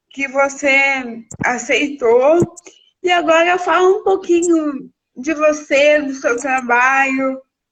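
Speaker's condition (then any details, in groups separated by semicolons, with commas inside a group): Cerebral palsy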